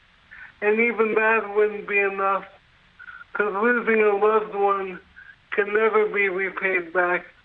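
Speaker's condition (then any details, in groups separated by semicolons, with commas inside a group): Brain injury, severe; speech difficulty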